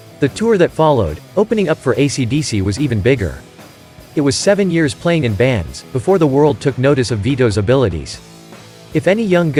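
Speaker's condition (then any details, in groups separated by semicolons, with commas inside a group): No condition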